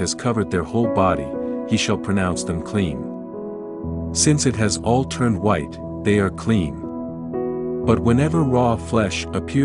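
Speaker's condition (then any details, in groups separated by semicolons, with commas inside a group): No condition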